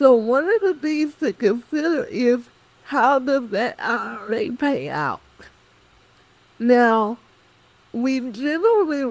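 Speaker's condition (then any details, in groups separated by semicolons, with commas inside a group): Cerebral palsy; speech affected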